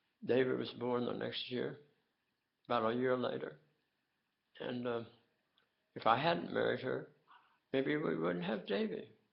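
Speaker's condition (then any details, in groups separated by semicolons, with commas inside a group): Tongue cancer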